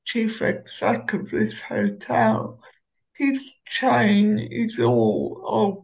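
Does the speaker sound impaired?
Yes: cerebral palsy; walks short distances, uses Omeo wheelchair, a Segway with a seat.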